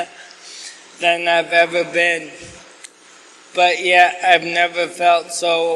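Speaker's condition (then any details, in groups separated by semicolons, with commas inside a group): ALS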